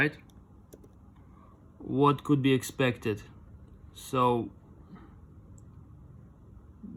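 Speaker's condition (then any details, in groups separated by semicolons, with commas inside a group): No condition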